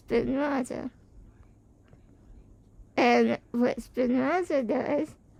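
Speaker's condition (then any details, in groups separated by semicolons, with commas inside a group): Spinal muscular atrophy type 2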